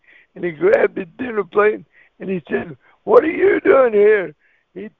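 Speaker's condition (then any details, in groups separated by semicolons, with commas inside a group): Cerebral palsy; wheelchair user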